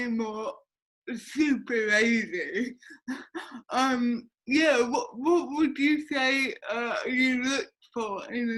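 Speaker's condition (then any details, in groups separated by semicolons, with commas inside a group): Cerebral palsy; affects speech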